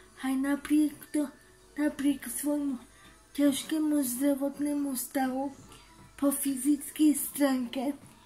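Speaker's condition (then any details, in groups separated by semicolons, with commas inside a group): Cerebral palsy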